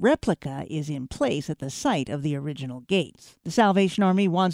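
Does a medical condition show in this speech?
No.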